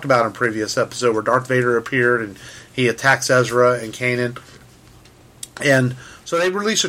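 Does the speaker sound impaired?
No.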